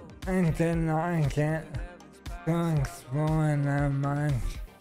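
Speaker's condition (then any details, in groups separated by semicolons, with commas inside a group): ALS; stem cell treatment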